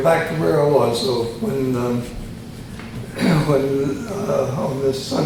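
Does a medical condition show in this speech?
Yes: tongue cancer surgery; both sides of tongue.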